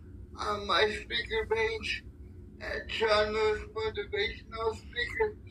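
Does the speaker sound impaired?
Yes: cerebral palsy; paired with able-bodied athletes for races through Ambulance Angels of Oklahoma.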